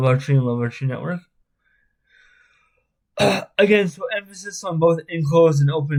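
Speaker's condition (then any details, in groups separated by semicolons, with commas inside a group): Spastic cerebral palsy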